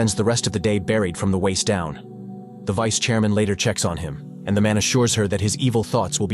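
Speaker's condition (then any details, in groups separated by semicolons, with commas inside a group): No condition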